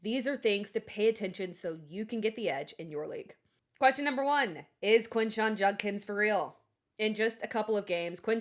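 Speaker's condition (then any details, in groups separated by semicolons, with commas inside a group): No condition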